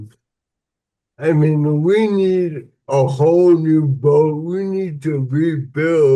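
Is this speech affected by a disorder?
Yes: cerebral palsy; somewhat slurred speech.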